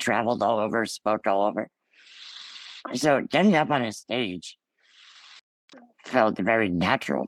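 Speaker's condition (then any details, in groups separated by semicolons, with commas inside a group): Ullrich congenital muscular dystrophy; from birth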